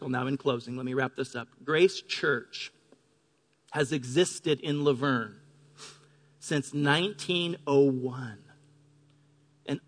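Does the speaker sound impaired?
No.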